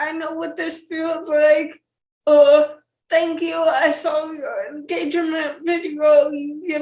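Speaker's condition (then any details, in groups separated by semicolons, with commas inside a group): Cerebral palsy; wheelchair user; speech issues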